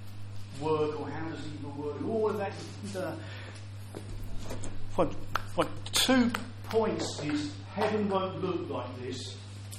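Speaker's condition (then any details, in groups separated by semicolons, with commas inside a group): Stammer; audible stammer; repeated sounds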